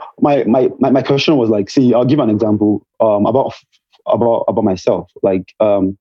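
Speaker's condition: Stuttering; mild stutter; stutters a bit, worse under pressure, stuttered on role-play sales call, asked to speak louder; repeated words

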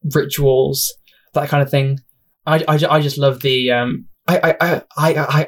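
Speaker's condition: Stammer; stammer comes through during recording; stammer shows up while speaking; repeated sounds, repeated words

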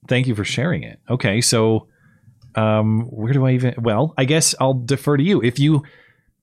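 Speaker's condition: No condition

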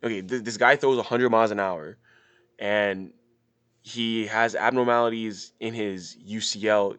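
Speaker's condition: No condition

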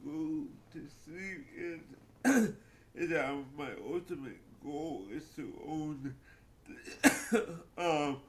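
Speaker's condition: Cerebral palsy; cerebral palsy since childhood

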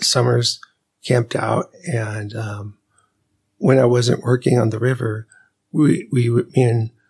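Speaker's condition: ALS; weakness and fasciculations at onset

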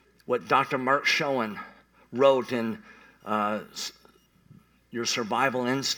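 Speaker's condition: Cleft palate; once stopped breathing

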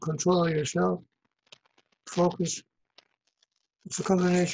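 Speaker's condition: Parkinson's disease; Parkinson's known 14 years, believed environmental, naturopath blood tests high in lead and pesticides; not shaking during recording, own system stops shaking most of the time

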